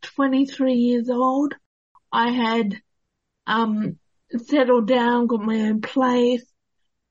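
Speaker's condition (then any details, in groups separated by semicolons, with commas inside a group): Cerebral palsy; worsened at start of year 12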